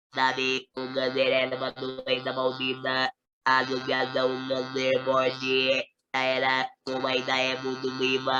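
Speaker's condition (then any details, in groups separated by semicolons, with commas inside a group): Total laryngectomy, electrolarynx; communicates with electrolarynx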